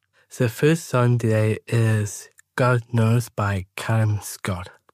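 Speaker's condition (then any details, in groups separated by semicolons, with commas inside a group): Down syndrome; age 21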